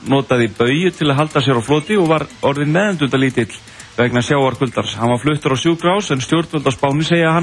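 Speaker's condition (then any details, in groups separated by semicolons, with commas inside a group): No condition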